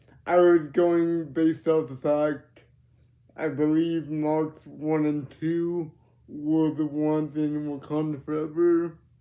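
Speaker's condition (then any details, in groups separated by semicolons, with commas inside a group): Cerebral palsy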